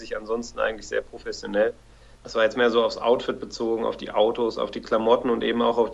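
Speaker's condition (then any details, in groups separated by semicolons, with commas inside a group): No condition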